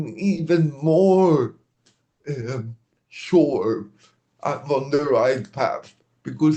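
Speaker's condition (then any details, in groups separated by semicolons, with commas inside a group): Cerebral palsy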